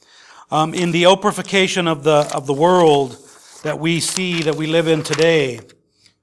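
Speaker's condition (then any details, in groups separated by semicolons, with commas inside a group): No condition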